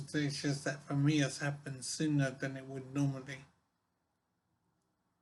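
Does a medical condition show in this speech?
Yes: brain injury; memory affected; about 7 years since injury, years hospitalized.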